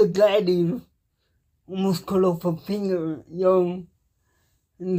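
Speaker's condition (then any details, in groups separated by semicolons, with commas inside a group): Cerebral palsy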